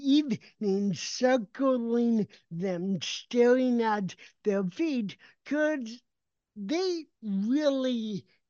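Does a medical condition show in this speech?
Yes: cerebral palsy; took longer to learn to talk as a child.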